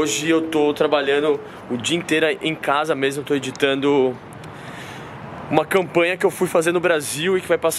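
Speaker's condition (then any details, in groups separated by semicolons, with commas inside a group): No condition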